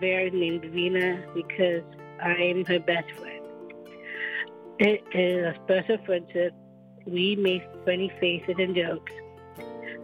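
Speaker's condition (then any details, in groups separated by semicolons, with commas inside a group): Down syndrome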